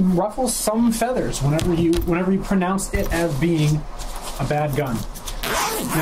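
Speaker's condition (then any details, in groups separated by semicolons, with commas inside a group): No condition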